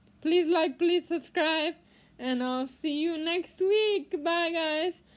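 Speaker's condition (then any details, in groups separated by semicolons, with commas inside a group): Cerebral palsy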